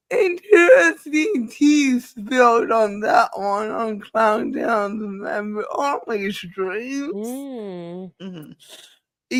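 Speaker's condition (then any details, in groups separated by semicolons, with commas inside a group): Cerebral palsy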